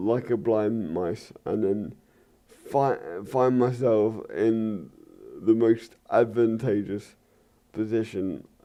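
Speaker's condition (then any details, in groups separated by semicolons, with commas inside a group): Cerebral palsy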